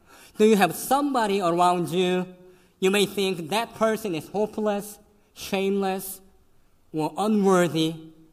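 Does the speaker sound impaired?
Yes: cleft lip and palate; congenital, severe.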